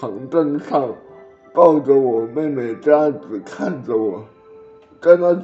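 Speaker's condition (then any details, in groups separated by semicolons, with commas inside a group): Cerebral palsy; some words unclear despite great effort to speak clearly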